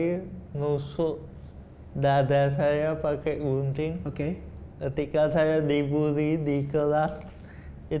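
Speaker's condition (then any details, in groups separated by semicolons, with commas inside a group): Cerebral palsy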